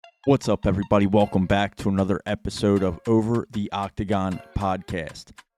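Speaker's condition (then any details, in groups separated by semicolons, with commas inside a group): No condition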